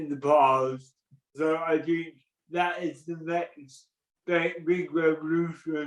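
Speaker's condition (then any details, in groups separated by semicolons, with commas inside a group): Cerebral palsy; present from birth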